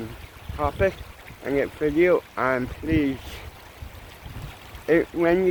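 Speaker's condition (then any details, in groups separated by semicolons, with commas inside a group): Cerebral palsy; mild, ataxic type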